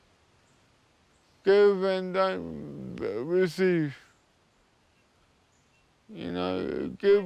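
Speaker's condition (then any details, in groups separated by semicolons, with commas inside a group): Cerebral palsy; from birth, spasticity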